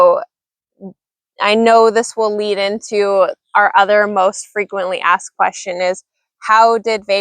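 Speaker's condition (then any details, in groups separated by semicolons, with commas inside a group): No condition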